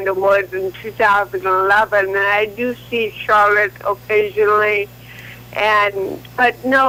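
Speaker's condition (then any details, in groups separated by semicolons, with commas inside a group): Cerebral palsy; from birth, leg spasticity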